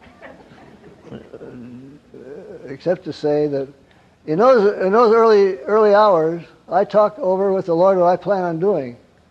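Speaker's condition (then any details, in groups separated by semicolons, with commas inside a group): Parkinson's; gets up around 3 am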